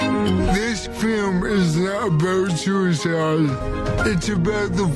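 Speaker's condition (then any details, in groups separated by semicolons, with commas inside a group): Cerebral palsy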